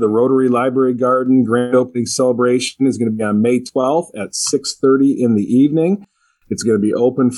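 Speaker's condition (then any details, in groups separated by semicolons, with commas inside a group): No condition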